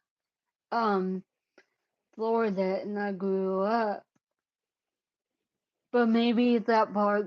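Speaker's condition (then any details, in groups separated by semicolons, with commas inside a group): Cerebellar ataxia; caused by brain bleed, unsteady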